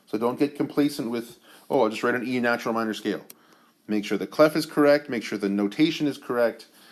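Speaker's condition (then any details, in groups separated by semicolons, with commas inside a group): No condition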